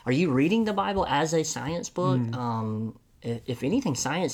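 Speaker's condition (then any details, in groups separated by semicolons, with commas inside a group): Cleft lip and palate; attributed to being from Tennessee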